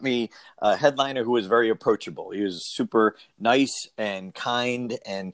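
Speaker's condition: No condition

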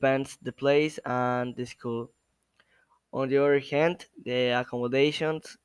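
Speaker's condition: No condition

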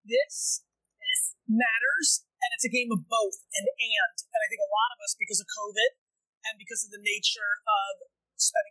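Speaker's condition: No condition

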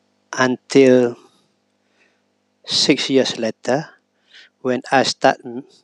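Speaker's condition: No condition

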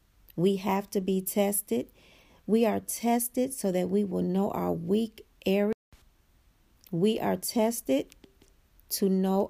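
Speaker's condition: No condition

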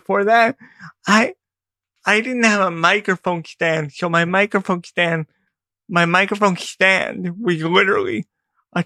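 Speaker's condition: Cerebral palsy; disability school ages 3 to 6

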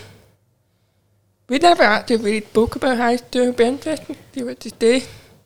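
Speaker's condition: Profound deafness, cochlear implant; learned to listen through implant, sign language learned around age 16; learned to talk before sign language, speaks to hearing people, signs to deaf people

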